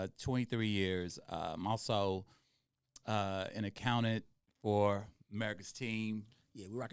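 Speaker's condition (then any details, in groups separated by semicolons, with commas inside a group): No condition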